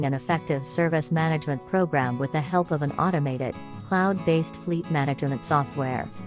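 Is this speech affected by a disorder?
No.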